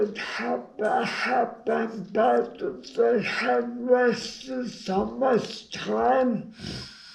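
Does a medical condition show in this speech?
Yes: brain injury.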